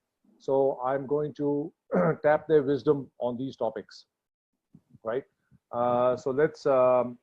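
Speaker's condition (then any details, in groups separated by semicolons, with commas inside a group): No condition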